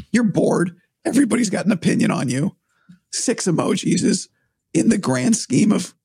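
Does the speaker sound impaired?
Yes: vocal cord surgery; voice compromised, objectively worse than usual, unsure if voice returns to 100%.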